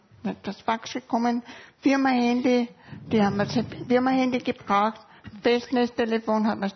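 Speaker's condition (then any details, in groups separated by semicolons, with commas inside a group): Severe hearing loss; uses self-trained signal dog that replaces hearing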